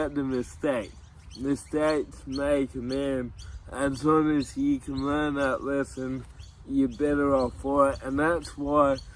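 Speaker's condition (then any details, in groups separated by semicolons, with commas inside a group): Cerebral palsy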